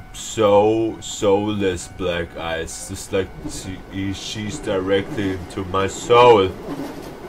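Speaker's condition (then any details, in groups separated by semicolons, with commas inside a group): No condition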